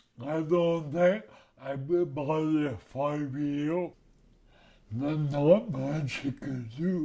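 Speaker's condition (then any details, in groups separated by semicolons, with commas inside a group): Spinocerebellar ataxia type 6, SCA6; speech affected, speech symptoms began early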